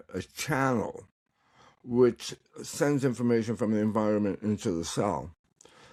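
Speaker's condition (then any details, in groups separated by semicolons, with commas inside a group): Tongue cancer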